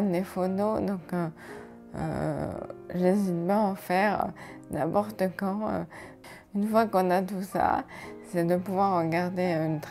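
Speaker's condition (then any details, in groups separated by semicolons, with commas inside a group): ALS; about 1.5 years since onset, began in fingers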